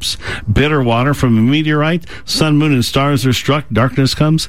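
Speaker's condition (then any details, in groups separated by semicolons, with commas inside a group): No condition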